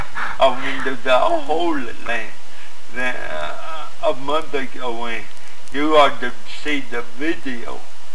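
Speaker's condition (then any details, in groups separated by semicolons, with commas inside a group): Cerebral palsy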